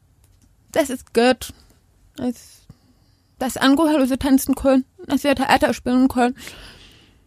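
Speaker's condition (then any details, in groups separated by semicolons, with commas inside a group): Deafness; spoken language as mother tongue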